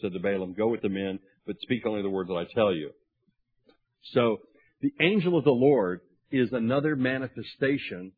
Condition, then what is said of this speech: None; typical speech.